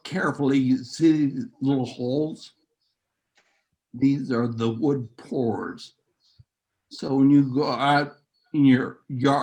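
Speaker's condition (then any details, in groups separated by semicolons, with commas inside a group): Neurological disease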